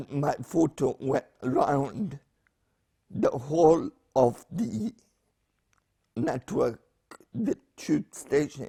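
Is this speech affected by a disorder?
Yes: spastic paraplegia with essential tremor.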